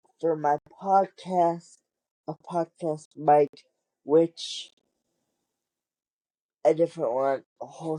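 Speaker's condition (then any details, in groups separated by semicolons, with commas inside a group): Cerebral palsy; wheelchair user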